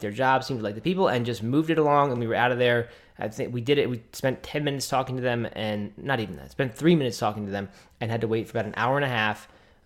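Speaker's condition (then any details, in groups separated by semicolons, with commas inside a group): No condition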